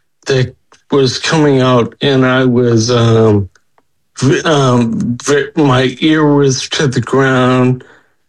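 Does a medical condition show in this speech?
Yes: Friedreich's ataxia; diagnosed at 19, 28 years ago, progressive, early balance and gait problems, wheelchair user about 25 years; age 47, Skyclarys over 2 years, three pills daily, Children's Hospital of Philadelphia neurologist, nystagmus reduced; speech slowed with progression, improved on Skyclarys, more confident, asked less to repeat, swallowing improved.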